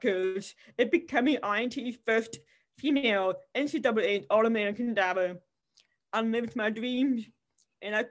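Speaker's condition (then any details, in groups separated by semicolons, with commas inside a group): Deafness; cannot hear anything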